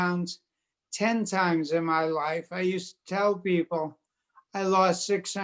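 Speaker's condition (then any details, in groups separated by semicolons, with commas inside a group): Multiple sclerosis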